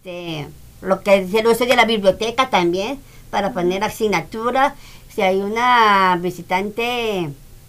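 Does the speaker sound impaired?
Yes: Down syndrome.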